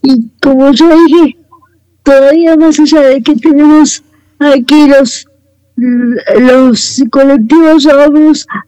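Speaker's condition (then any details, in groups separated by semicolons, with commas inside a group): Cerebral palsy; wheelchair user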